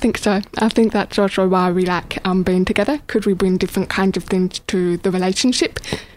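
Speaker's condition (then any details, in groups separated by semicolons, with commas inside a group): Deafness, born deaf; probably congenital deafness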